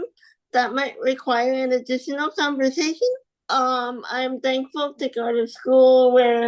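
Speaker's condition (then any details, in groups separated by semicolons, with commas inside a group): Spastic quadriplegic cerebral palsy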